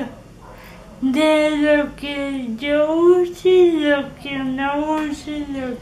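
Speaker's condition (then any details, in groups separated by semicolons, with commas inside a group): Cerebral palsy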